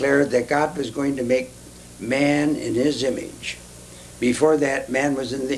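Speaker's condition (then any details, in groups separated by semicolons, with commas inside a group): No condition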